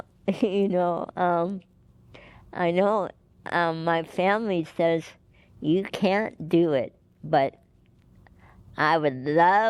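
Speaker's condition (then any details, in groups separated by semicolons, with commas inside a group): Cerebral palsy; could not speak or move as child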